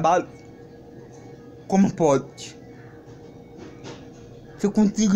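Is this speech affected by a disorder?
Yes: cerebral palsy.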